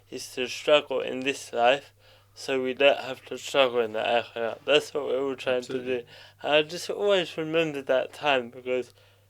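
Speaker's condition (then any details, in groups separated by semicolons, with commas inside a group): Cerebral palsy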